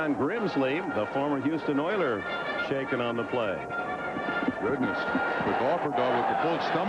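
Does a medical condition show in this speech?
No.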